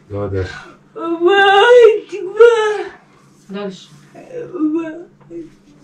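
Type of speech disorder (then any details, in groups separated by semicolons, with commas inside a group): Pseudobulbar dysarthria; cerebral palsy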